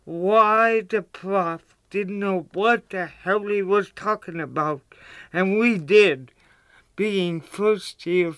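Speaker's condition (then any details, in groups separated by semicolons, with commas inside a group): Cerebral palsy; cerebral palsy since childhood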